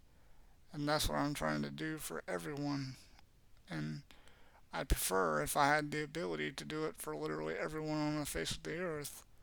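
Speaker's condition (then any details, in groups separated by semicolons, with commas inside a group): Cerebral palsy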